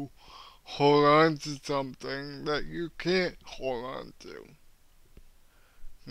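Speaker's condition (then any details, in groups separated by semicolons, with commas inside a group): Cerebral palsy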